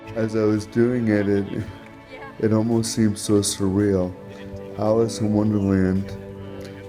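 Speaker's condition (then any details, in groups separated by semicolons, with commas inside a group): Cerebral palsy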